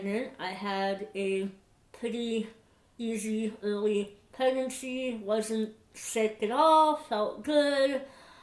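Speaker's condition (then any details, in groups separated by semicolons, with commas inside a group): Moebius syndrome; small tongue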